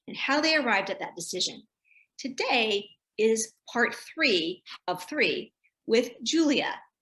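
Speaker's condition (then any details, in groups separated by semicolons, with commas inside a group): No condition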